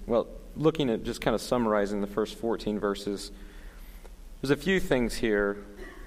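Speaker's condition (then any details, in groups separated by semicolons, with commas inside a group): No condition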